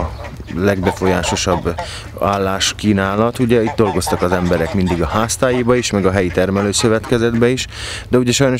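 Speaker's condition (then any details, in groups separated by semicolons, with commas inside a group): No condition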